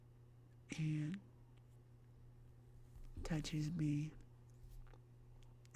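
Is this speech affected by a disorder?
Yes: myasthenia gravis; major emergency surgery, no cure; diagnosed while hospitalized, in her 20s; lungs collapsed while hospitalized.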